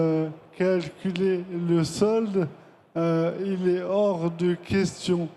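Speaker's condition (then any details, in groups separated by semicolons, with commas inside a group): ALS (maladie de Charcot); speech much slower than a year ago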